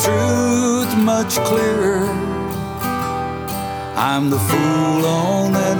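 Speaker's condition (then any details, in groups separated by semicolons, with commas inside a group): No condition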